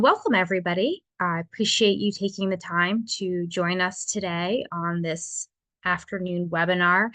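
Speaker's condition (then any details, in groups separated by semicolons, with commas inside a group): No condition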